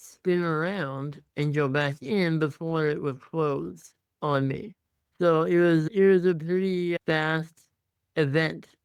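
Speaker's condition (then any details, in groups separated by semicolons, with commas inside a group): Muscular dystrophy; tracheostomy for breathing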